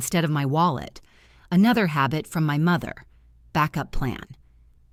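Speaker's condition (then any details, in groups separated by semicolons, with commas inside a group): No condition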